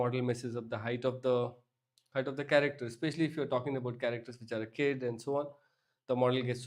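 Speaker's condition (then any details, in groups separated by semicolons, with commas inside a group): No condition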